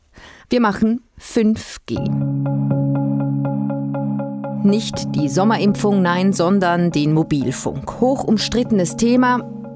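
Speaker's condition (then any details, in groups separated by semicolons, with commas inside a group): No condition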